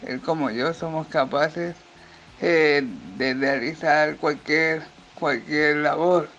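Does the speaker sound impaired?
Yes: spastic cerebral palsy.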